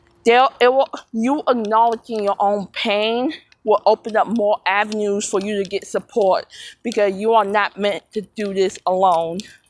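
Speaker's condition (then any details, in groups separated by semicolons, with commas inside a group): No condition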